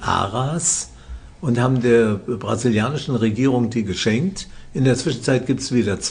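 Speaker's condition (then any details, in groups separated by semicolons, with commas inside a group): Parkinson's disease; first diagnosed by a psychiatrist, treated by professor Jens Volkmann in Würzburg; condition managed with medication, feels almost as if without Parkinson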